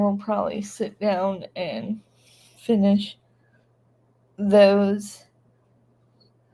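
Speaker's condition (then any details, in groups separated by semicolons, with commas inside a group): Cerebral palsy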